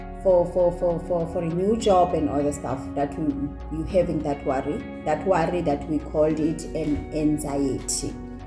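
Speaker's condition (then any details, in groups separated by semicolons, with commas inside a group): No condition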